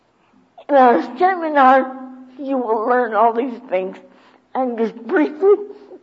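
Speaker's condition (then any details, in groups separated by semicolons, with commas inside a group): Cerebral palsy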